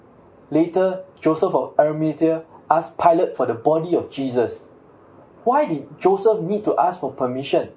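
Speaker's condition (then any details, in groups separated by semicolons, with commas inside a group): No condition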